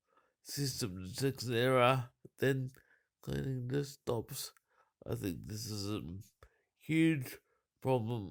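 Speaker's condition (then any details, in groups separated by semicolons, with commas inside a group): Cerebral palsy; uses wheelchair; cannot bend over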